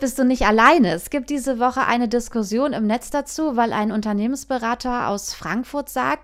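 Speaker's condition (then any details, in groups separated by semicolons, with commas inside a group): No condition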